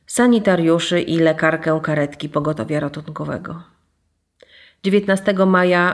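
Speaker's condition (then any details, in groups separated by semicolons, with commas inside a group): No condition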